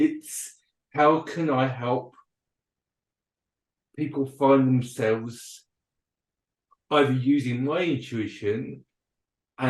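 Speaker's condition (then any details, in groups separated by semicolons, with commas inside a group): Cerebral palsy and dyspraxia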